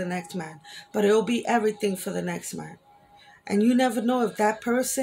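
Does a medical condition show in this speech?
No.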